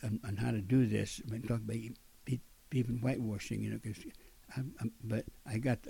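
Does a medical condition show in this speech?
Yes: stuttering after war injury; acquired after wartime explosion injury, four back operations, hip replacement, internal and eye injuries, long unable to walk; still not talking well; at first unable to talk, then stuttered almost completely, unintelligible then; here repeated sounds.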